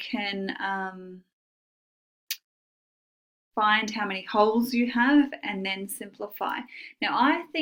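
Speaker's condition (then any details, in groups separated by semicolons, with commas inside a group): No condition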